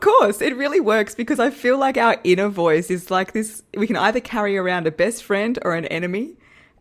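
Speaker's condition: No condition

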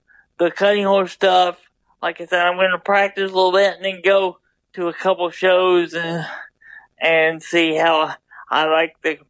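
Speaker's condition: Double hemiplegia cerebral palsy; right side weaker than left

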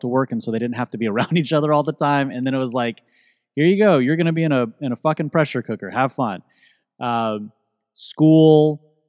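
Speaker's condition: No condition

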